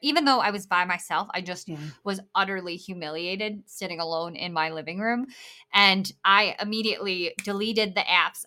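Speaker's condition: Bilateral cleft lip and palate

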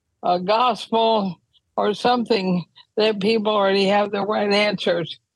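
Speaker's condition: ALS; wheelchair use when traveling

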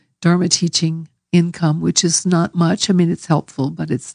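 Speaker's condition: No condition

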